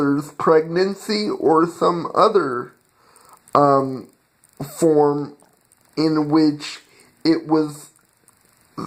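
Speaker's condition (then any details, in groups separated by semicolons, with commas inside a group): Cerebral palsy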